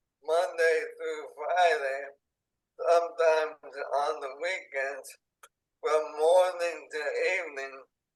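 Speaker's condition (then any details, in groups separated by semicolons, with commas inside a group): ALS, speech-generating device; onset in hands and arms, tracheostomy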